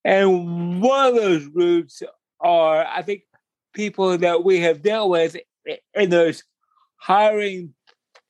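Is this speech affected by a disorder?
Yes: cerebral palsy; speech noticeable to listeners on phone.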